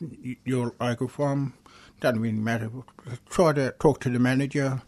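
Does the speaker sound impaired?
Yes: deafness; asks others to speak slowly, struggles when people talk quickly.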